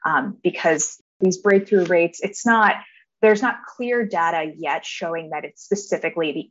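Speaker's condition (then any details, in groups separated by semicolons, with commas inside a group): No condition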